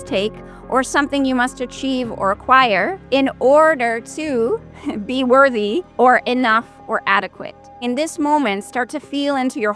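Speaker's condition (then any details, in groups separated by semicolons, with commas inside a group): No condition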